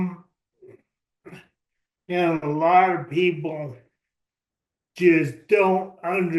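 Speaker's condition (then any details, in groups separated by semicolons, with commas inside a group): ALS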